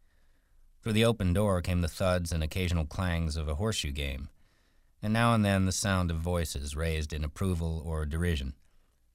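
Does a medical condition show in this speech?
No.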